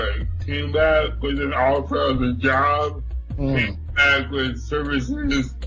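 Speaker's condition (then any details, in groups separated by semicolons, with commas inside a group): Cerebral palsy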